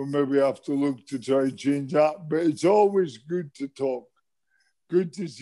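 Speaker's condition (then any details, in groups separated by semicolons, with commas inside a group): MND; speaks well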